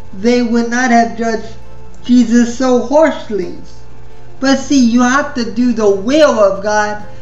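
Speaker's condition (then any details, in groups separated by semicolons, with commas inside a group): Spastic cerebral palsy; spastic form, quadriplegic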